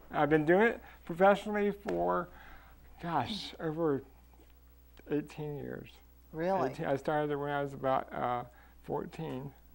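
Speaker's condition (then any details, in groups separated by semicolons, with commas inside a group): Cerebral palsy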